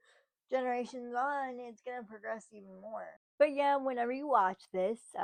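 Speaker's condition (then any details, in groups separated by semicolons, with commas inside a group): Cerebral palsy, spastic; from birth, muscle spasms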